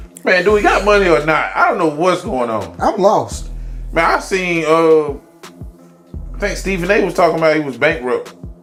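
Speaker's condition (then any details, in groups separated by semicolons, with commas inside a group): No condition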